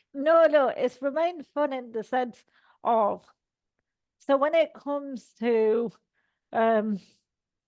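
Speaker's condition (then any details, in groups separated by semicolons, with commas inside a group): Cerebral palsy; all four limbs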